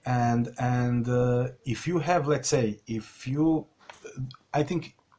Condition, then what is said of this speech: Stuttering. Yes. In my times also, I mean, I was bullied also as a kid because I stutter mostly, and I was bullied.